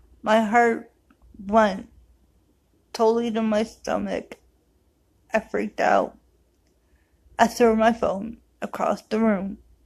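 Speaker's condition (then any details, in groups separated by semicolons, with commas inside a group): Cerebral palsy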